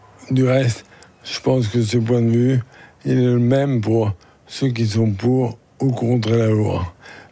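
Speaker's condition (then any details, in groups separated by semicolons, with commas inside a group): Charcot disease (ALS); aged 66, lost use of legs, arms and hands, life expectancy given as 1 to 3 years; strength and abilities declining daily, still speaking on radio; expects to lose voice within days or weeks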